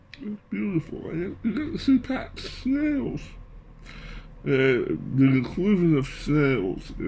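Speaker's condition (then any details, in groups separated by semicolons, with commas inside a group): Glossectomy with reconstructed tongue; glossectomy, tongue cancer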